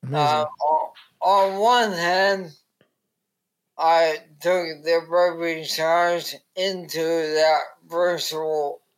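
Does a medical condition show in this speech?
Yes: ALS; diagnosed at 30, given 2-5 years, stem cell therapy in Korea, arms do not work, not locked in; about two years since diagnosis, dependent on wife, bite-click mouse, foot-pedal right click, on-screen keyboard.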